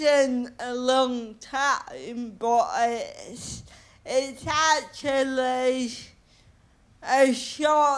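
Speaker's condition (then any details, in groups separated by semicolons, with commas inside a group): Cerebral palsy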